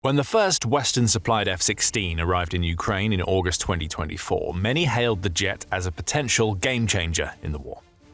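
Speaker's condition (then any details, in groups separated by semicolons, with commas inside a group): No condition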